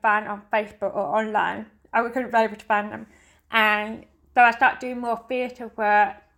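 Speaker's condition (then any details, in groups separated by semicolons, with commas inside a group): Deafness; not the music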